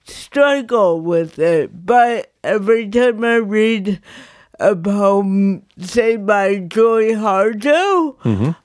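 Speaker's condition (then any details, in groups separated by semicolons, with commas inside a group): Cerebral palsy; wears down with age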